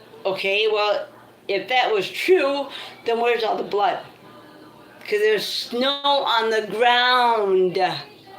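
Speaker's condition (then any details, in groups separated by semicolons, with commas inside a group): Cerebral palsy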